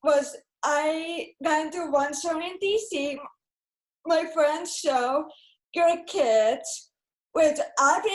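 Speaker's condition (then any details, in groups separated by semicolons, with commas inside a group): Cerebral palsy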